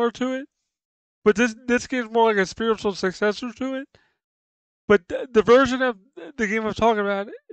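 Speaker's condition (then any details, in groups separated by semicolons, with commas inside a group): Cerebral palsy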